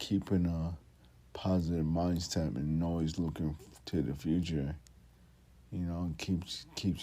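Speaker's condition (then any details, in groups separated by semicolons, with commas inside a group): Multiple sclerosis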